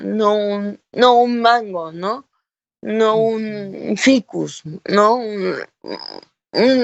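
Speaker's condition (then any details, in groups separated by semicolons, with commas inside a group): Cerebral palsy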